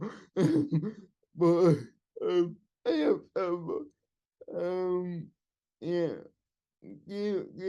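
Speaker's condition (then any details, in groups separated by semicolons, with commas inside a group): Cerebral palsy; wheelchair user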